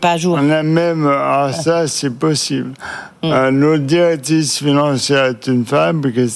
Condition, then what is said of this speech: ALS (motor neuron disease). Je pense que les spectateurs sont en train mm. d'augmenter le son de leur télé, mm. voire de zapper.